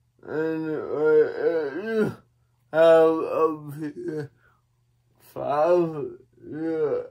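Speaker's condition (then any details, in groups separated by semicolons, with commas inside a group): Cerebral palsy; one hand affected; atypical speech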